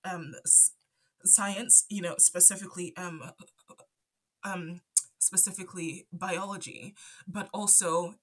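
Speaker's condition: Stutter; stutters here and there, stutter affects talking, often stays quiet to avoid stuttering; repeated sounds

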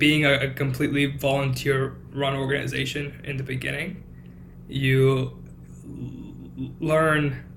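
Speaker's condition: Stuttering; lifelong since childhood, father also stutters, formerly covert; still stutters, including slips in medical school; gets stuck on words, worse with anxiety and depression, good and bad days; repeated sounds, blocks

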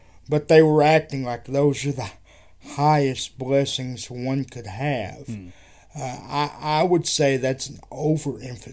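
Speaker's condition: Cerebral palsy; wheelchair user

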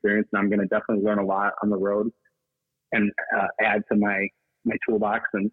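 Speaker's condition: No condition

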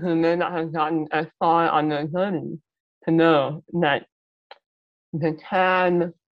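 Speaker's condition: Muscular dystrophy; spontaneous mutation, not inherited, present from birth, power wheelchair user, hard of hearing, needs captions; mild speech impairment

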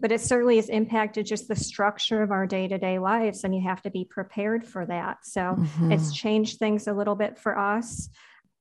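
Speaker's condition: Cleft palate; congenital cleft palate

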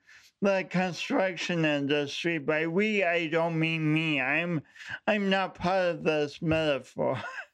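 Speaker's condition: Speech impediment; affects voice

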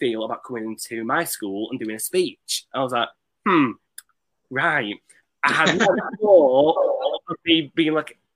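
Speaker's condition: Stammer; stammer since age 4, childhood word blocks, speech therapy at age 17; age 21, stammer still present; blocks on initial t, fluent in performed character, worse with scripts, sad topics, stress, flowing easily now; repeated sounds

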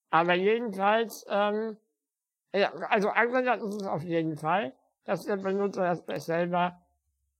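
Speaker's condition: Spinal muscular atrophy; uses wheelchair

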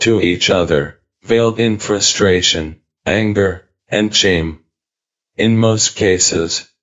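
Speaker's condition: ALS, speech-generating device; ventilator dependent via tracheostomy

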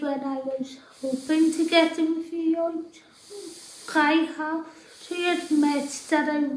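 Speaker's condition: Tracheostomy and ventilator dependent

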